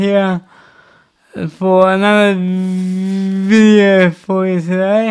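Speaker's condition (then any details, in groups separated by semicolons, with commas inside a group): Cerebral palsy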